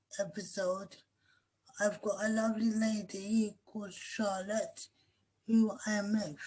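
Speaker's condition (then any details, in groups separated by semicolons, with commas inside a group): Cerebral palsy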